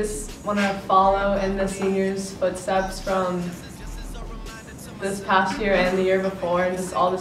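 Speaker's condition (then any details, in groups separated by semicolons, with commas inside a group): No condition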